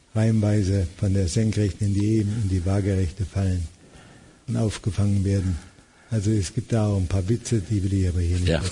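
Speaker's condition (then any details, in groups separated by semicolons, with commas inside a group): Parkinson's disease; tremor-free on stage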